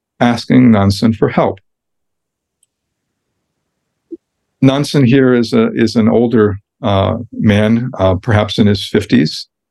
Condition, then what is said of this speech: None; typical speech.